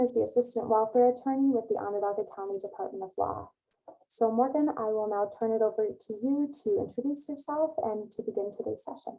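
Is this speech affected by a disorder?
No.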